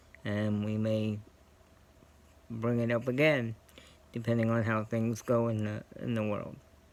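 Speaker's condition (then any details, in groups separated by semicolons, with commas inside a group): Cerebral palsy; scoliosis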